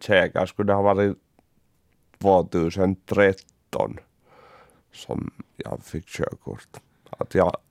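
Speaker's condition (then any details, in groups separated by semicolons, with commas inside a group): Cerebral palsy; uses wheelchair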